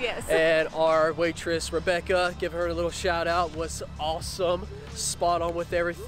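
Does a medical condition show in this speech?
No.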